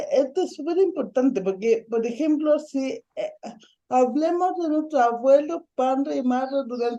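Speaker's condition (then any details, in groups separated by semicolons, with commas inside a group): Ataxic cerebral palsy; ataxic form, caused by asphyxia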